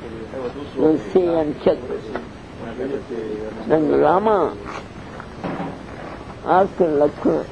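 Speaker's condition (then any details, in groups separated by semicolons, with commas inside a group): Deafness; cannot hear audience questions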